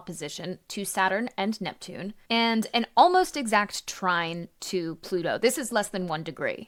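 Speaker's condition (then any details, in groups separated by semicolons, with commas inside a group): No condition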